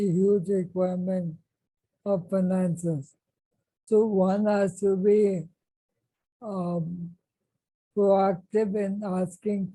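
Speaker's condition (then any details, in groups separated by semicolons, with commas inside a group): ALS; diagnosed 3.5 years ago, physiotherapy, speech therapy, occupational therapy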